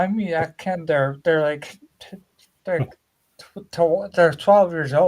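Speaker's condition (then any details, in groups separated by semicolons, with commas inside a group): Ataxia; may slur speech, may sound drunk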